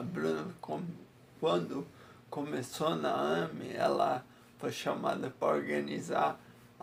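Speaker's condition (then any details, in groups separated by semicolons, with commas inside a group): Multiple sclerosis; relapsing-remitting, past arm and leg movement loss, recovered with treatment; about 19 years since diagnosis, fatigue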